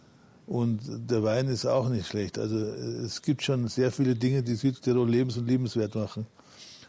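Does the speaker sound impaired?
Yes: Parkinson's disease; public for about 11 years.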